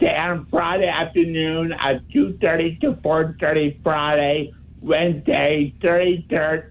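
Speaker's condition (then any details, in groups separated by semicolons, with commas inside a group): Speech impediment; tries to talk really clearly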